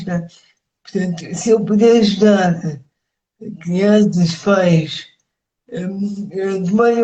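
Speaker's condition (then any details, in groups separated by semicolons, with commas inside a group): Cerebral palsy; speech affected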